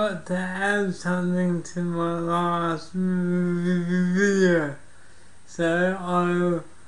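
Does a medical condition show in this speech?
Yes: cerebral palsy.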